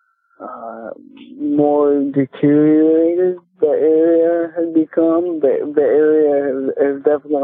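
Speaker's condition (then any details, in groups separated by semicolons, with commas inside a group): Cerebral palsy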